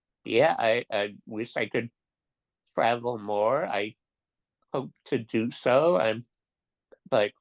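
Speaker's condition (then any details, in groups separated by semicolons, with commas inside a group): Duchenne muscular dystrophy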